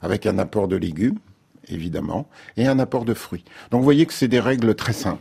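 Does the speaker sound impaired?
No.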